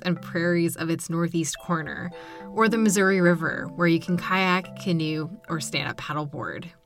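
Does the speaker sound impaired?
No.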